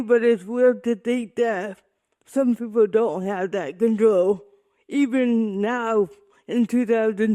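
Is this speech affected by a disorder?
Yes: cerebral palsy.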